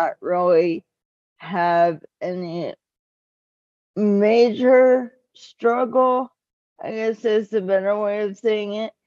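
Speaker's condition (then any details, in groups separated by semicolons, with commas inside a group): Cerebral palsy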